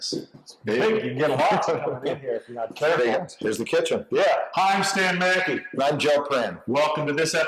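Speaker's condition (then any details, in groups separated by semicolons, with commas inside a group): No condition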